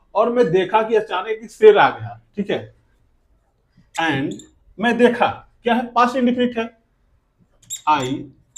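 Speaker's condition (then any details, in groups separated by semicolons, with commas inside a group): No condition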